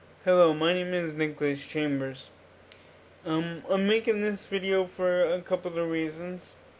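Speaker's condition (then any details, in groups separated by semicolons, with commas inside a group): Cerebral palsy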